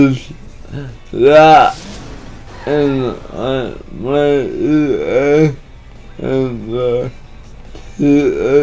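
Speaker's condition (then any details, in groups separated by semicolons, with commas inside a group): Cerebral palsy; one hand affected; atypical speech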